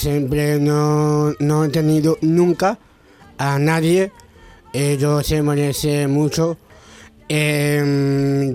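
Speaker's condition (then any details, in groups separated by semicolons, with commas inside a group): Down syndrome; short fragmented phrases, agrammatical wording, frequent hesitations and fillers, word repetitions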